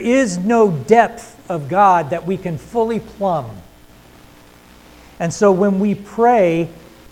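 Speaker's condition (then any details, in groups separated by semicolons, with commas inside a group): No condition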